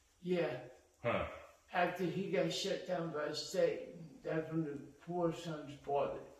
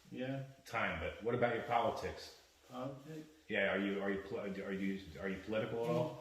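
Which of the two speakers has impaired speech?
The first: cerebral palsy; cerebral palsy, congenital, diagnosed around age six; visible tremors, medication reduced shaking.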